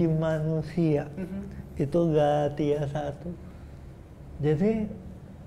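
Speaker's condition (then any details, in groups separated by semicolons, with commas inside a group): Cerebral palsy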